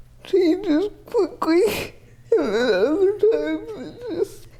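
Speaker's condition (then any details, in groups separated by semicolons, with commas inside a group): Cerebral palsy, athetoid, severe; articulation affected, may be hard to understand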